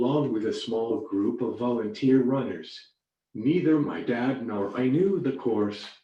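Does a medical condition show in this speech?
No.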